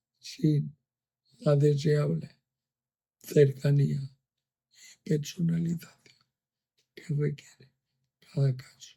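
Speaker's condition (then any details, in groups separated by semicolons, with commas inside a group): Amyotrophic lateral sclerosis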